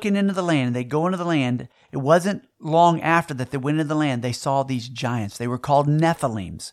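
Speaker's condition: No condition

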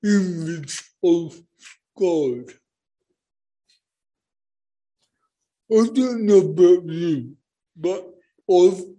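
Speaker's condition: Cerebral palsy; born not breathing

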